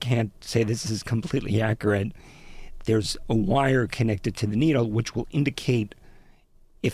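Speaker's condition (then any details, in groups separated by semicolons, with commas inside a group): Spasmodic dysphonia; abductor form laryngeal dystonia, brainstem interference causing laryngeal muscle spasms, onset past few years, worsened by stress; Botox throat injections into vocal cord muscle from Andrew Blitzer, conservative dosing avoids airway closure; labored delivery, words slurring, lost range and inflection, runs out of breath, sounds near last breath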